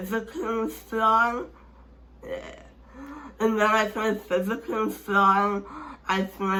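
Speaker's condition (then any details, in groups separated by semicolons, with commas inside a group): Speech impairment; hard to understand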